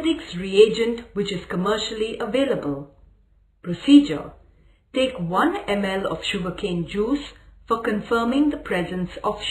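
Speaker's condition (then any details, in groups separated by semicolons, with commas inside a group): No condition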